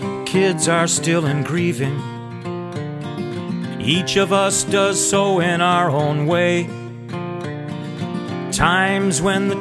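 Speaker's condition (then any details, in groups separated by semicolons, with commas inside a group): No condition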